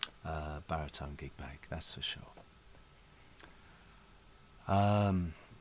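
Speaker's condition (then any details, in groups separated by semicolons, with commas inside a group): No condition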